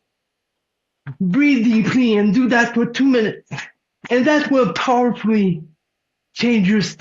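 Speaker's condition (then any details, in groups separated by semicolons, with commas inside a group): Cerebral palsy; present from birth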